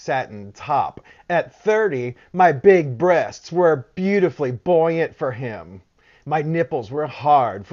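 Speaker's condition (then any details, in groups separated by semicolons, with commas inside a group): No condition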